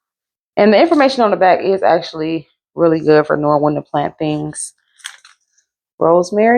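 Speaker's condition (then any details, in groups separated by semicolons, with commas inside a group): No condition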